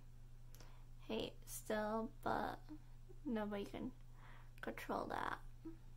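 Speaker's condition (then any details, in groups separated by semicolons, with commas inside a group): Cerebral palsy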